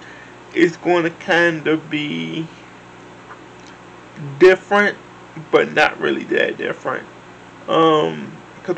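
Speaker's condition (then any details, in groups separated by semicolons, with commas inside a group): Cerebral palsy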